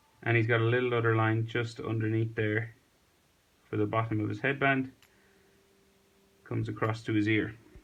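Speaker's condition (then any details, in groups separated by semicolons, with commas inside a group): No condition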